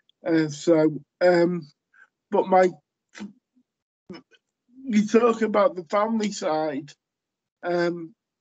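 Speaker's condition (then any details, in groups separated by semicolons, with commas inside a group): Cerebral palsy; lifelong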